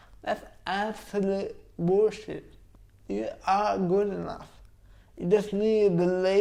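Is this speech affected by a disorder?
Yes: cerebral palsy.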